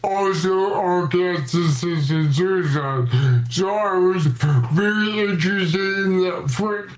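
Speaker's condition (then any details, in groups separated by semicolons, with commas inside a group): Cerebral palsy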